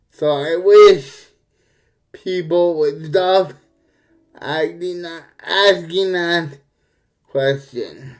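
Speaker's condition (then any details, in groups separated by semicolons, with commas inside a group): Cerebral palsy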